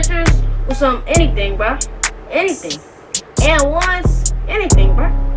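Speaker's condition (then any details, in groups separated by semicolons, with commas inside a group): No condition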